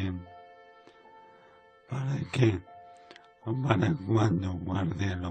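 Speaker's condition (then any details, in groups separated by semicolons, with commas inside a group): ALS; late stage, near death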